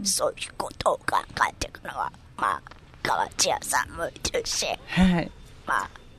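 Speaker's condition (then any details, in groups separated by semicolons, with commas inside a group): Myasthenia gravis; ventilator since age 26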